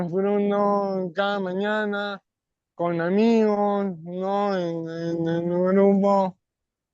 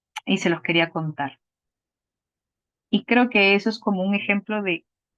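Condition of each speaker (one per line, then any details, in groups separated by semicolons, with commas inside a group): ALS; non-bulbar form; over 3 years since onset
No condition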